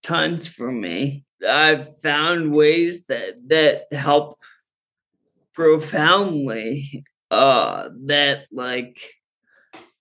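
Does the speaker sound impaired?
Yes: Friedreich's ataxia; genetic neuromuscular condition, present from birth, normal childhood, slowly worsening, diagnosed in college; progressive, managed with cannabis for neuropathic pain, muscle relaxing, sleep; ataxia worse when not well-rested.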